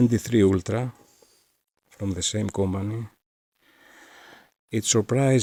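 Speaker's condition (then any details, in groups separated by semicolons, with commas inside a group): No condition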